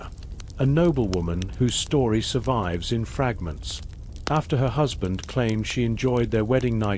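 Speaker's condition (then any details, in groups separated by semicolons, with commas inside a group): No condition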